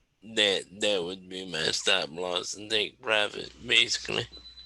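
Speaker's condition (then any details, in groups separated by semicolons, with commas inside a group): Cerebral palsy; wheelchair user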